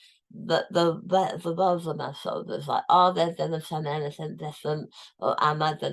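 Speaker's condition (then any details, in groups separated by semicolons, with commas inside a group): Tongue cancer, tongue removed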